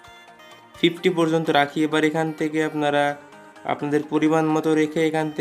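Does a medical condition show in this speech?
No.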